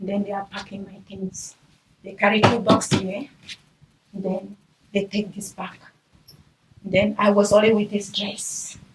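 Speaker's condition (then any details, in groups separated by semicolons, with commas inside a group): No condition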